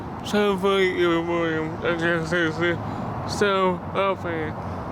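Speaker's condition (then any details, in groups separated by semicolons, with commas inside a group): Cerebral palsy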